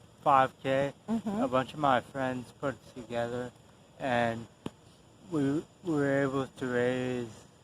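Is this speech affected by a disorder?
Yes: traumatic brain injury; concussion, coma, left arm and hand affected.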